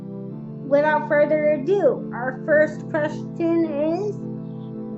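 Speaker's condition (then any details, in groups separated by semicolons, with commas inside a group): Cerebral palsy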